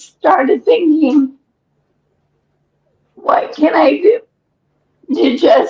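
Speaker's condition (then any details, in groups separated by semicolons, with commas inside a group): ALS; breathless after exertion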